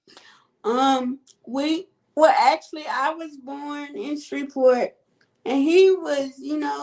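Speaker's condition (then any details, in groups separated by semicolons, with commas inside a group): Cerebral palsy; quadriplegic type, all four limbs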